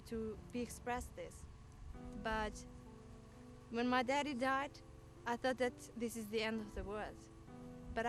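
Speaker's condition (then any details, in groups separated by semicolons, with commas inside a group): No condition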